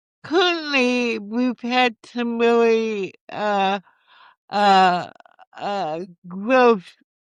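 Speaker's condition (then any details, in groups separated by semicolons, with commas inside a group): Cerebral palsy; from birth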